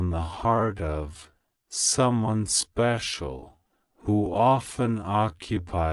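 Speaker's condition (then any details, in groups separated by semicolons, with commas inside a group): No condition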